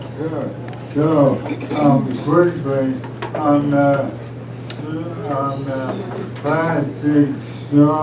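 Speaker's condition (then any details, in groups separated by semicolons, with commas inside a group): ALS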